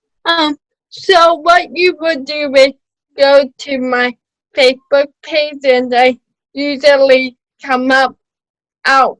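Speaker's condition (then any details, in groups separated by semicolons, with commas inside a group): Cerebral palsy; self-identified, spasticity, wheelchair user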